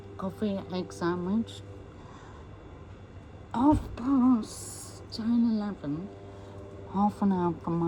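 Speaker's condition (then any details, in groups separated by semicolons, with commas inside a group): MND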